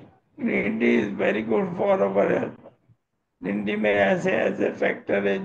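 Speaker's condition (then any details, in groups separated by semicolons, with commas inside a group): Motor neurone disease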